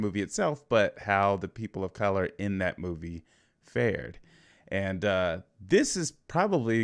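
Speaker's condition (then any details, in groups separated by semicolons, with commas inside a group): No condition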